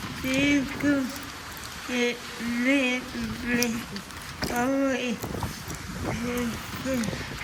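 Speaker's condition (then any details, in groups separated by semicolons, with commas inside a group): Cerebral palsy; from birth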